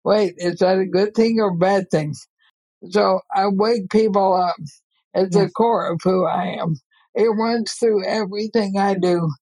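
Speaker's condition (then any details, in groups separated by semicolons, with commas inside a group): ALS; gets out of breath easily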